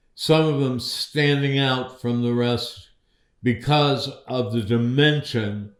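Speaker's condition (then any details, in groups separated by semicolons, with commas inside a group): Parkinson's disease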